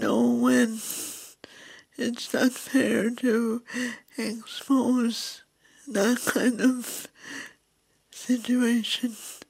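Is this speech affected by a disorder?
Yes: cerebral palsy.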